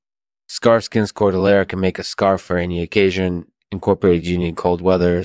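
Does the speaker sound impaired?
No.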